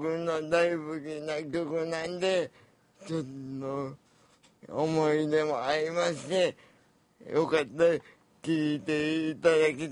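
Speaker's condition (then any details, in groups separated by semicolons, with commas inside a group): Cerebral palsy; congenital physical disability, wheelchair user, home nursing visits twice weekly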